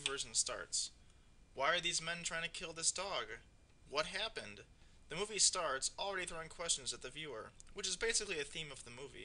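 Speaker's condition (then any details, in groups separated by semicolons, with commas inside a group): No condition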